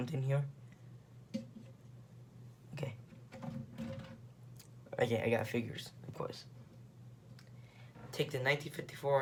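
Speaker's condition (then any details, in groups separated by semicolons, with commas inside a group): No condition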